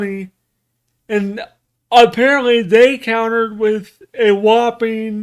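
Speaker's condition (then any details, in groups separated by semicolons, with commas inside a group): Cerebral palsy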